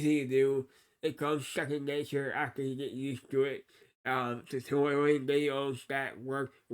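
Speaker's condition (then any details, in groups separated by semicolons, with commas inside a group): Cerebral palsy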